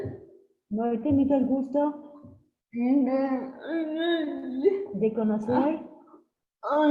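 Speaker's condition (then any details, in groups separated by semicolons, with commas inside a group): Cerebral palsy; since birth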